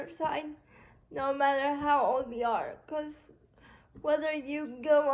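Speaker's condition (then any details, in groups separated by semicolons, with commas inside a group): Cerebral palsy; spastic quadriplegia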